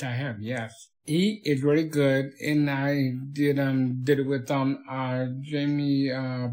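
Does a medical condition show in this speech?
Yes: Down syndrome.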